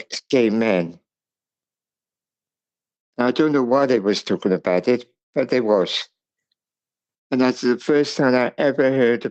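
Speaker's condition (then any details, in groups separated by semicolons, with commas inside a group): Cerebral palsy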